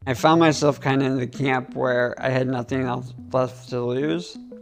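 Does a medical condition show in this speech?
Yes: ALS; brain-computer interface implant; slow onset, hand weakness, unstable legs, types via implant.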